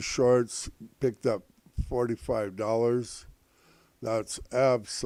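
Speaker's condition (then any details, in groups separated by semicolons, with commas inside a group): No condition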